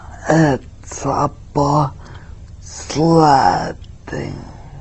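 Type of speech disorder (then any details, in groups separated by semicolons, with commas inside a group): Spastic dysarthria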